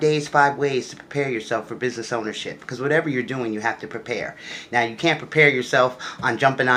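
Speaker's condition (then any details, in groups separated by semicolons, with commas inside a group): No condition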